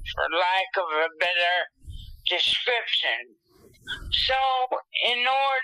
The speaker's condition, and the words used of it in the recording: Dysarthria. I do not have aphasia, which affects the memory.